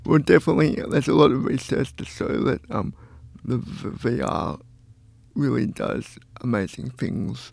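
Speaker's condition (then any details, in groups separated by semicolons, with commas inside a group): Cerebral palsy; born two months premature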